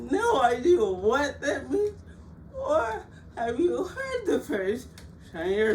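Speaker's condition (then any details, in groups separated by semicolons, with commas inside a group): Cerebral palsy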